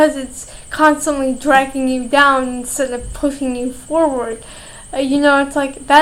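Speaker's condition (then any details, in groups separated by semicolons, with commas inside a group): Cerebral palsy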